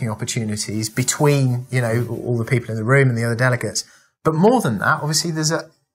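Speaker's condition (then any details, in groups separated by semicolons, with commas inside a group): No condition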